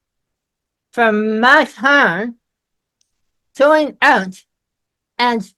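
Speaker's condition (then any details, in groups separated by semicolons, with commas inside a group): Myasthenia gravis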